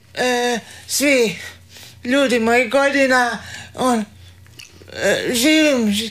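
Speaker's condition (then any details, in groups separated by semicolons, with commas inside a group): Cerebral palsy; wheelchair user, exercises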